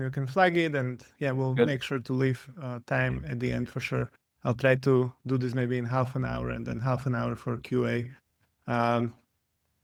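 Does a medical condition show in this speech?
No.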